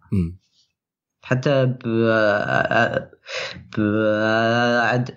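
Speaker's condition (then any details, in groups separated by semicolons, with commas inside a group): Stuttering; stutter from about age 10, mild then worsening, obstacle by 15, later stuttering control program; worst period of stutter currently, stutter increased, anxiety disorder treated at psychiatric clinic; stutter greatly controlled after program, now increased again, hardest in meetings and work communication; prolonged sounds, blocks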